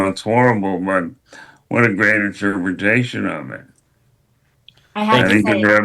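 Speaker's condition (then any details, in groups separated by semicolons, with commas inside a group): ALS; likely bulbar form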